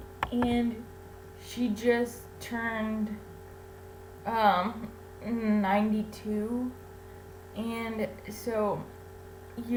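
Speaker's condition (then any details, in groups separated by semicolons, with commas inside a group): Cerebral palsy; infant ventilator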